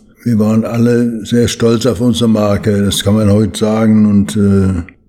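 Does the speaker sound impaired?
Yes: Parkinson's disease; Parkinson's disease diagnosed about 20 years ago, slowed movements, limits daily routine, needs much training.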